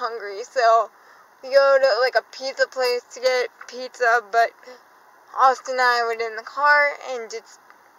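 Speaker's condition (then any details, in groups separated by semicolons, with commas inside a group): Cerebral palsy, dystonic hemiplegia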